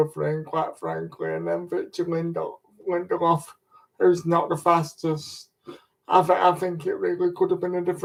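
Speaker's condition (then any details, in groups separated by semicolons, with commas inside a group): Cerebral palsy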